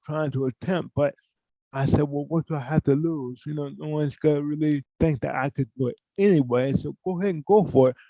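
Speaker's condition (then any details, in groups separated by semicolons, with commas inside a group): Cerebral palsy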